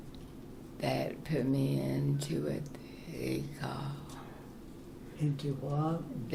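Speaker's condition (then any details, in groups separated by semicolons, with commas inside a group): Parkinson's; very soft, low voice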